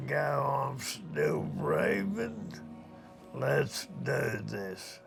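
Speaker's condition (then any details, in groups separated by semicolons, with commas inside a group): MND; speech affected first, can no longer sing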